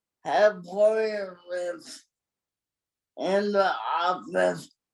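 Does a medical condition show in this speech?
Yes: cerebral palsy; from birth.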